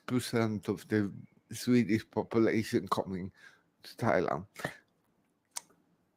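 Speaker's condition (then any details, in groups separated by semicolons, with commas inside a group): Cerebral palsy, severe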